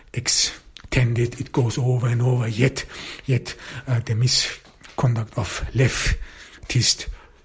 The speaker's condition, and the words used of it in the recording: Stuttering. At least this is my own perception, so I don't know whether this is being perceived the same way.